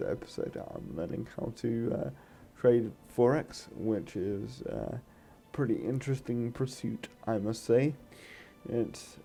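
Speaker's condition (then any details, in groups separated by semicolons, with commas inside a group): Cerebral palsy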